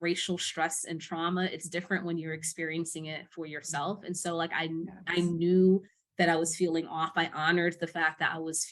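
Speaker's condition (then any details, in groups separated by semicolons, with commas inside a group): No condition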